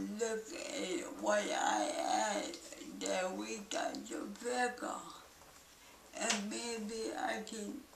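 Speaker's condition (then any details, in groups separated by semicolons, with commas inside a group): Cerebral palsy; balance and speech most affected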